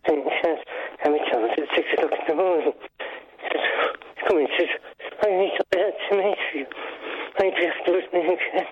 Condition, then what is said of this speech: Parkinson's disease. Honestly, I'm not getting any of this.